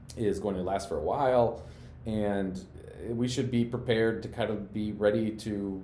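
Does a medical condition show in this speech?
No.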